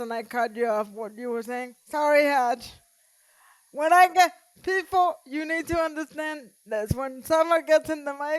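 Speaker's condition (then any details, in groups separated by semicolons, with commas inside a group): Cerebral palsy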